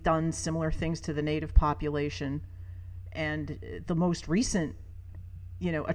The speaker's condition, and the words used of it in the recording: None; typical speech.